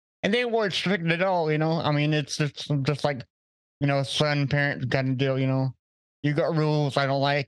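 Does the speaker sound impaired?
Yes: cerebral palsy; very mild cerebral palsy, walks with a walker, no power chair needed; has walker with him at recording.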